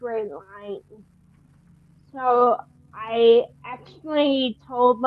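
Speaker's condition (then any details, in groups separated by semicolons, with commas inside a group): Friedreich's ataxia; progressive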